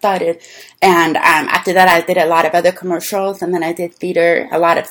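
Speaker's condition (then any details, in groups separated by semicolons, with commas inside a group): Deafness; deaf since childhood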